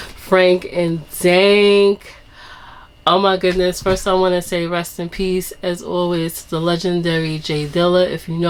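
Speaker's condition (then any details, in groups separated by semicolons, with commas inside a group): No condition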